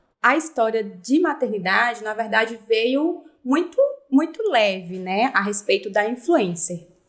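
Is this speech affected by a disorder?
No.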